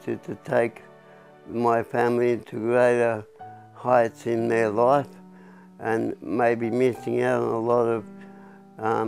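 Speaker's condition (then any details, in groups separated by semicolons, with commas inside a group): Motor neurone disease; leg onset, left leg paralysed below knee, foot brace; diagnosed about two years ago, walks with brace, age 52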